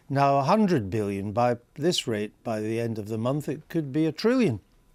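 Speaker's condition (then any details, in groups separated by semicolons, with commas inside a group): No condition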